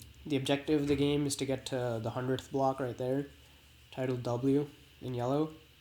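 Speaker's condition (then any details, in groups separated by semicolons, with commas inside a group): No condition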